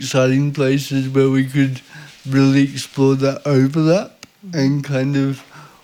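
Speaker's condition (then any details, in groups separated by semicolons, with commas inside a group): Cerebral palsy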